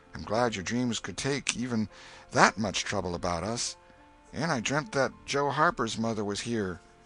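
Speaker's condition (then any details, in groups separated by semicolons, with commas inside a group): No condition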